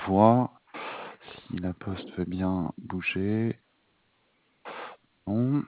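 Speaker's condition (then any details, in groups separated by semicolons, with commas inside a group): No condition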